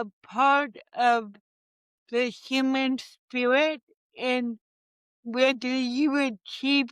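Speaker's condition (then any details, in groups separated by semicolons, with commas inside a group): Cerebral palsy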